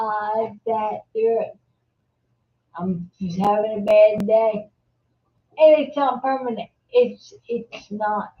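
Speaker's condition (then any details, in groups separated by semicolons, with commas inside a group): Multiple sclerosis; secondary progressive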